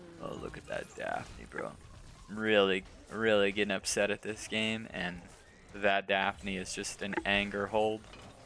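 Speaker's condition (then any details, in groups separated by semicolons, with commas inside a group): No condition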